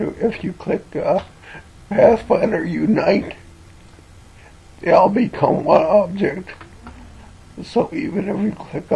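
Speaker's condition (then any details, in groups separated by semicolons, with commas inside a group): Cerebellar ataxia from brain tumour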